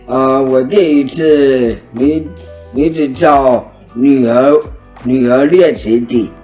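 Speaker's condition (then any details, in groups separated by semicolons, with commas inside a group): Down syndrome; congenital, sensory integration and muscle stimulation exercises from age zero, slower movements than other children; articulation less clear in Down syndrome children per mother, some word repetitions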